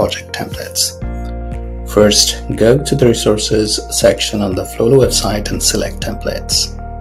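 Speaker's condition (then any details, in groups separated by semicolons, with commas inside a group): No condition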